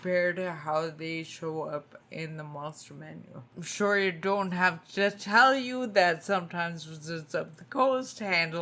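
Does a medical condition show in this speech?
Yes: spinocerebellar ataxia type 2, SCA2; tongue.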